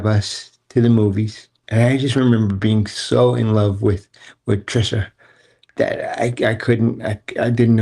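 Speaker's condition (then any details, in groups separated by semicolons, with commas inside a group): Cerebral palsy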